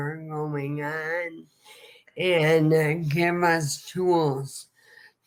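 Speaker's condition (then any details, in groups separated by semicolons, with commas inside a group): ALS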